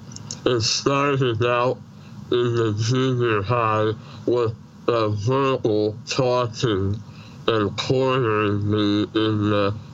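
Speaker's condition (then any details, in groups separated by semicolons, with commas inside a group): Treacher Collins syndrome, severe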